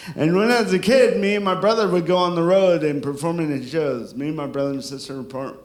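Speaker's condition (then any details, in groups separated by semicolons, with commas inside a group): Cerebral palsy; from birth; sounds drunk, constant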